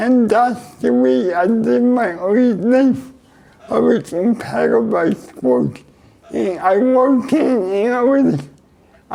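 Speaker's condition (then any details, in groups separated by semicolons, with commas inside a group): Cerebral palsy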